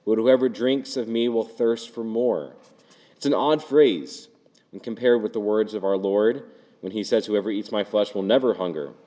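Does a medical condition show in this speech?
No.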